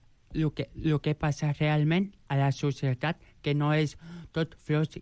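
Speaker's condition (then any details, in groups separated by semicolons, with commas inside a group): Joubert syndrome; present from birth; age 29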